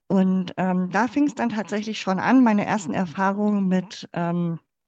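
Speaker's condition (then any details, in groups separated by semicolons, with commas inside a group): Cleft palate; congenital, born in former GDR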